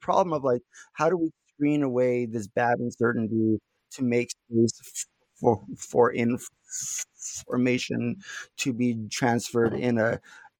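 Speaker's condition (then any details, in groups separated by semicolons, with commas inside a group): Stuttering; little stuttering during this recording; not stuttering much at time of recording; blocks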